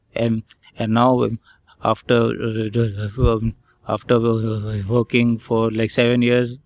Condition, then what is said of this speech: Stuttering. And even I stutter when I speak.